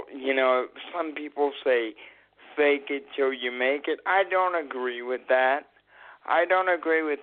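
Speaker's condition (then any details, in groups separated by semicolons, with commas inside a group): Cerebral palsy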